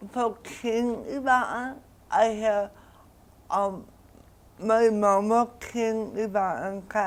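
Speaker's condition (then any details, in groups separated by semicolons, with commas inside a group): Cerebral palsy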